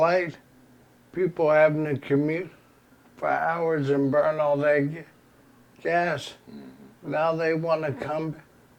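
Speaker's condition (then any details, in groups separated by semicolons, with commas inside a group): ALS; progressive terminal illness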